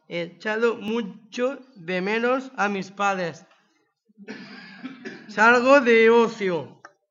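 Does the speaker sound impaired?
Yes: Down syndrome; attended Assido Centre since early childhood.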